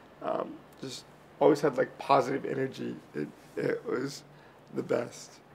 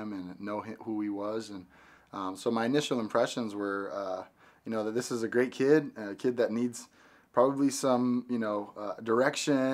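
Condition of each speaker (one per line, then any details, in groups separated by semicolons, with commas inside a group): Cerebral palsy; from birth, early childhood surgery; 21, walked at four after surgery
No condition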